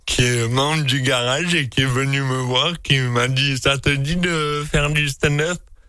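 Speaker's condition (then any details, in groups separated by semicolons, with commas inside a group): Dystonia; from birth, delivery complication, physical disability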